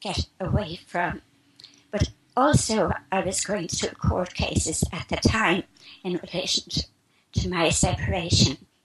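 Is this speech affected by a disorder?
Yes: spasmodic dysphonia; described as strangulation of the esophagus.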